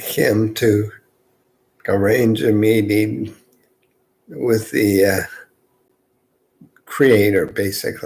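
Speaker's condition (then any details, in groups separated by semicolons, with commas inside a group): Multiple sclerosis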